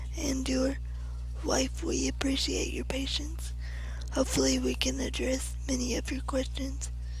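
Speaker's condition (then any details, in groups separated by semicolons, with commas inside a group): Cerebral palsy; mixed spastic-athetoid, mainly ataxic, legs and arms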